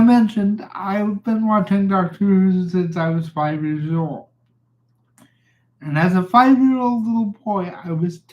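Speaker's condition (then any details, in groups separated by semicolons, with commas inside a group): Cerebral palsy; reliable voice, uses voice control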